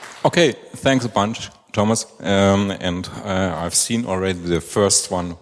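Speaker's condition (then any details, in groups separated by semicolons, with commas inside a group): No condition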